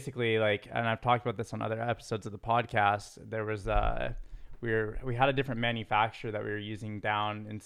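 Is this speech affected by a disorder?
No.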